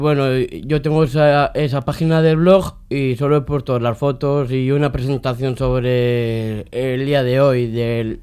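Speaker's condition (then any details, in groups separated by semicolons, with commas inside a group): Down syndrome; genetic condition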